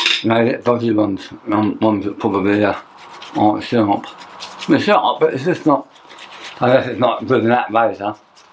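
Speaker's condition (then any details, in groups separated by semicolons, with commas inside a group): Tongue cancer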